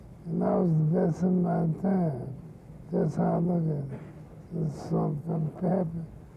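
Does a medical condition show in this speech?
Yes: Parkinson's syndrome.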